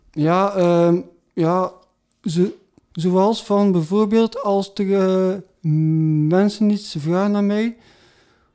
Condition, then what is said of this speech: Stuttering. Eigenlijk eh, bijvoorbeeld als, als ik een eh, spontane gesprek heb met de vrienden van mij, gebeurt het dat ik eigenlijk niet stotter.